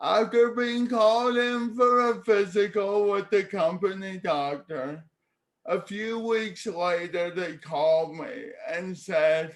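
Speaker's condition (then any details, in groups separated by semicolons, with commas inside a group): Cerebral palsy; speech therapy in childhood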